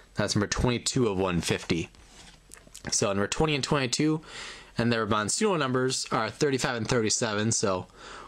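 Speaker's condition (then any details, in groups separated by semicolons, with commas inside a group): No condition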